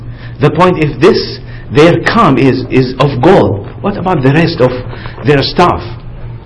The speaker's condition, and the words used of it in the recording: No condition.